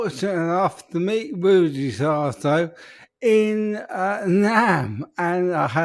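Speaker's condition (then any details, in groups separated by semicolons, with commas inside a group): ALS; speech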